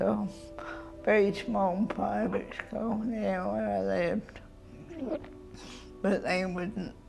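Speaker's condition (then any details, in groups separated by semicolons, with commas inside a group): Cerebral palsy; spastic form, brain damage, diagnosed early childhood, spasms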